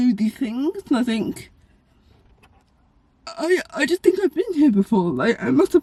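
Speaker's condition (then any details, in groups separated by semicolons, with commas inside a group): Cerebral palsy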